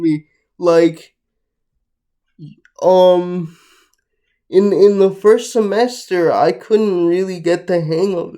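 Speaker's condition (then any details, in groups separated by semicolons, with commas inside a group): Cerebral palsy, mixed, mild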